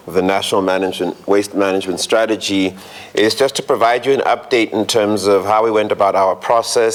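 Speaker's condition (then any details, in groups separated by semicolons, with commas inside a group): No condition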